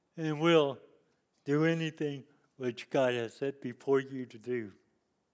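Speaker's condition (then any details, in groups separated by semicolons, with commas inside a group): Cerebral palsy; lifelong disability since youth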